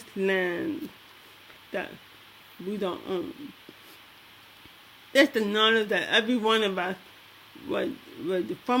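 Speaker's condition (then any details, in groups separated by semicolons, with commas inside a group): Cerebral palsy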